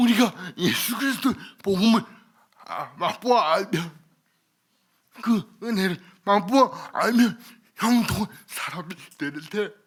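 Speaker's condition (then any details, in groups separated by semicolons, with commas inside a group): Cerebral palsy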